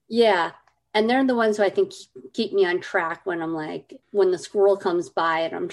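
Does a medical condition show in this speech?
Yes: cleft lip and palate; congenital, 25 surgeries for cleft lip and palate, first at four months old, most in childhood, childhood feeding issues; some speech issues growing up.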